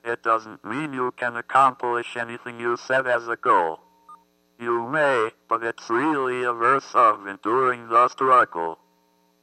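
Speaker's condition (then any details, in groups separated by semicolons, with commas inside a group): Athetoid cerebral palsy; couldn't express self first 6 years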